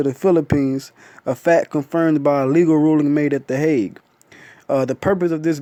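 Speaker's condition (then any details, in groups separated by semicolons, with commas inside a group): No condition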